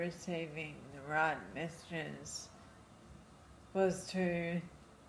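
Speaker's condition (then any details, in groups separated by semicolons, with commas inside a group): Friedreich's ataxia; diagnosed in childhood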